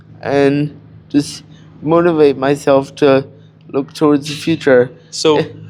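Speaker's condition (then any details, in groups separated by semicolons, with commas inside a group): Cerebral palsy; cannot walk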